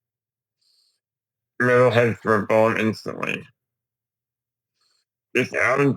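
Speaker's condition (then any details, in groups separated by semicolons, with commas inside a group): Duchenne muscular dystrophy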